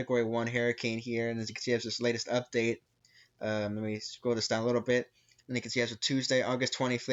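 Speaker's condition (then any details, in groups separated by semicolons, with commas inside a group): No condition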